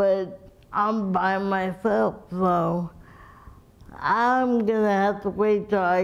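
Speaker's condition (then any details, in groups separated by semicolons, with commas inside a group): Cerebral palsy; breathing problems from sleep apnea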